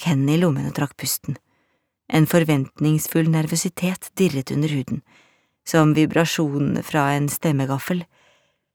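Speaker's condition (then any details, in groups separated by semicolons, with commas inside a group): No condition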